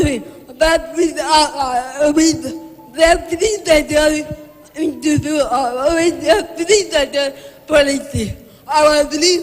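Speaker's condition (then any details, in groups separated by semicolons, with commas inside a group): Cerebral palsy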